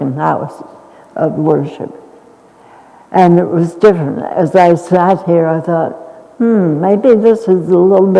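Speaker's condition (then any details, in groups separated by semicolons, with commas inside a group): Essential tremor; more than half of life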